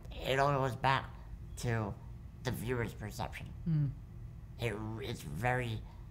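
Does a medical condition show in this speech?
Yes: muscular dystrophy; present from birth.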